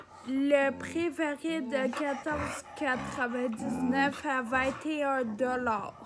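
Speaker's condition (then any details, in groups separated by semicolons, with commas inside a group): Ataxia; degenerative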